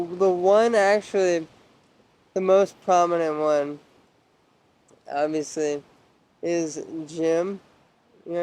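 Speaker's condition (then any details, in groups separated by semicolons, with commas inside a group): Traumatic brain injury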